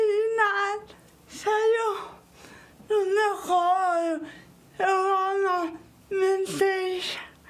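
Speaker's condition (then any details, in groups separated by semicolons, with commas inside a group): Cerebral palsy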